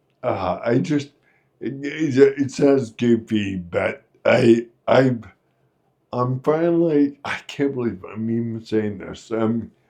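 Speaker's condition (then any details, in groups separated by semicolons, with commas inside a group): Friedreich's ataxia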